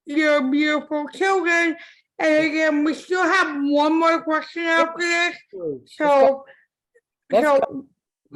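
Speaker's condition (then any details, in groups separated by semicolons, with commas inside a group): Cerebral palsy; impaired speech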